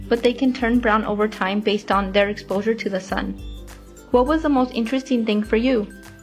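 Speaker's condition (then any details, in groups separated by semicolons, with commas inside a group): No condition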